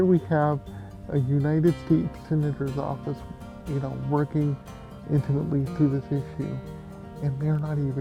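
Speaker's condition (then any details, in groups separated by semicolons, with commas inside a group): Cerebral palsy; from birth, full support getting up and showering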